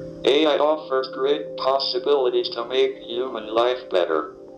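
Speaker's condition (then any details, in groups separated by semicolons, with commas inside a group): ALS, speech-generating device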